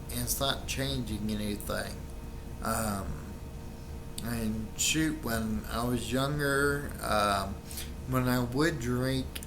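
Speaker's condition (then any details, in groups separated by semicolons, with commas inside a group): Friedreich's ataxia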